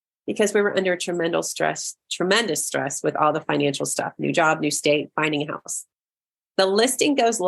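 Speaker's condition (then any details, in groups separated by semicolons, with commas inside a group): No condition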